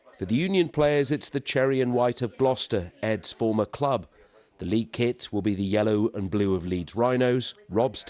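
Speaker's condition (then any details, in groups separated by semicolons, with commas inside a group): No condition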